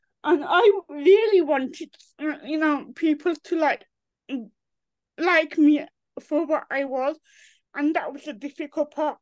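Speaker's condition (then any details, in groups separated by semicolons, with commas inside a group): Cerebral palsy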